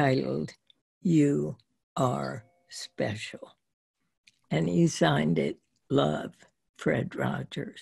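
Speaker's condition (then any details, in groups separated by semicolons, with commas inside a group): Spasmodic dysphonia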